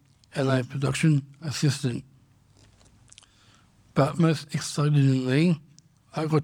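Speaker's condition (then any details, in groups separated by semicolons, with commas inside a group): Down syndrome; congenital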